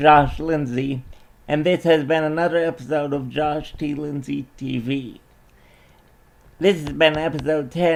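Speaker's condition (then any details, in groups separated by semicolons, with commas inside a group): Cerebral palsy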